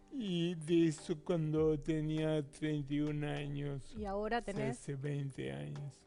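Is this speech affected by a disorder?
Yes: Friedreich's ataxia; genetic, from birth, cardiac involvement.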